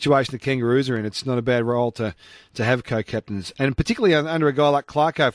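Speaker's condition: No condition

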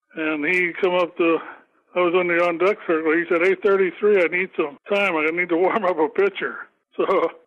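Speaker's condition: Parkinson's

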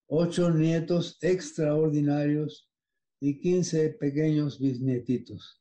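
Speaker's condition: Parkinson's disease; affects smell

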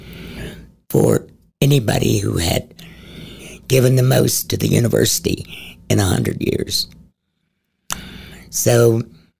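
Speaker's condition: Head and neck cancer, stage 4, into voice box

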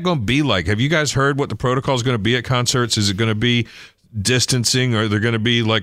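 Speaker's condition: No condition

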